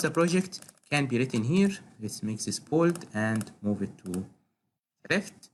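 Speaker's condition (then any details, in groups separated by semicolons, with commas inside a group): No condition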